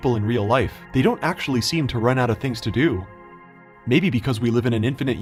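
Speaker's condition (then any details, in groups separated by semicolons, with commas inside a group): No condition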